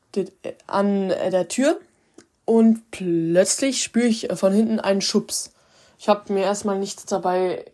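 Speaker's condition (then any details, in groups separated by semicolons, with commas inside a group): Stuttering; accepted as unchangeable; stuttered very often in this episode; very frequent stuttering during recording; prolonged sounds, blocks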